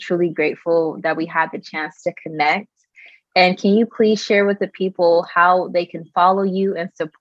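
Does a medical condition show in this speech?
No.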